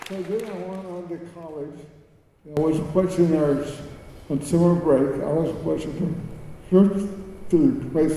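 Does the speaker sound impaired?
Yes: cerebral palsy; speech.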